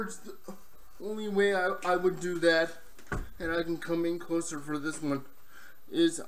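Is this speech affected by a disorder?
Yes: cerebral palsy, spastic diplegia.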